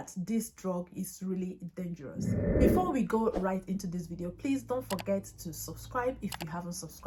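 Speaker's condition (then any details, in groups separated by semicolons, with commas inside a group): No condition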